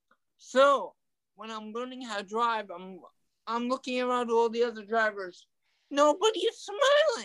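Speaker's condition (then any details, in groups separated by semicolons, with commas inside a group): Ataxic cerebral palsy; mild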